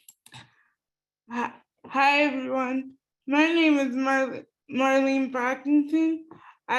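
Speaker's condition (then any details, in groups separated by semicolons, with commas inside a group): Cerebral palsy; fully reliant on care workers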